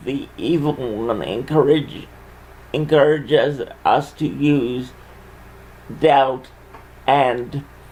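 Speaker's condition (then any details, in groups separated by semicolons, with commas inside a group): Cerebral palsy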